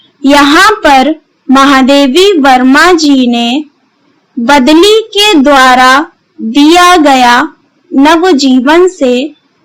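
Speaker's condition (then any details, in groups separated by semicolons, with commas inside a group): No condition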